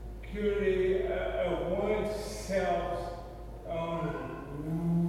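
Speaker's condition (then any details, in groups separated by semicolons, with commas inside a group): Cerebral palsy; stuttering, formerly worse, much improved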